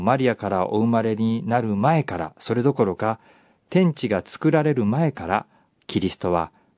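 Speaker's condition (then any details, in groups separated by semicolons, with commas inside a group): No condition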